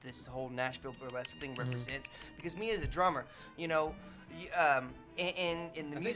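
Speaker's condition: No condition

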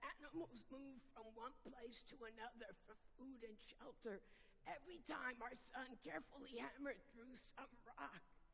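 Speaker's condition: Vocal dysphonia; not painful

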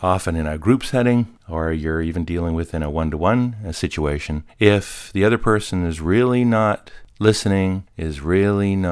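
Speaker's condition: No condition

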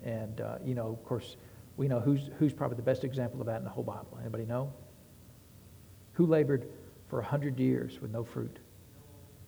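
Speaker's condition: No condition

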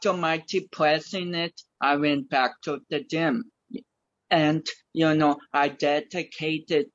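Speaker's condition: Cerebral palsy; age 31, free of helmet and braces

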